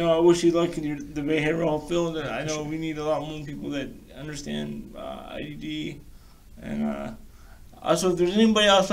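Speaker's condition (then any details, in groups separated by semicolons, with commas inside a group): Cerebral palsy, severe; wheelchair user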